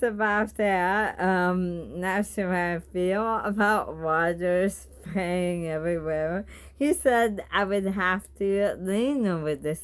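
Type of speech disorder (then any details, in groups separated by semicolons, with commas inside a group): Bulbar dysarthria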